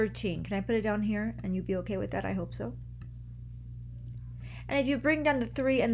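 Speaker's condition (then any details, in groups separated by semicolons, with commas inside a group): No condition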